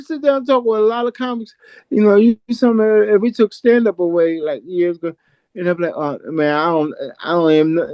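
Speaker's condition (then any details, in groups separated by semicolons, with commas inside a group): Cerebral palsy; from birth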